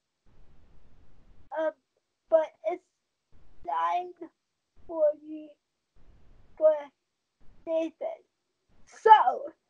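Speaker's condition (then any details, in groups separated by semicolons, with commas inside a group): Cerebral palsy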